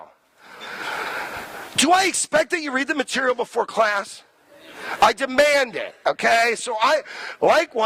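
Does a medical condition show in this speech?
No.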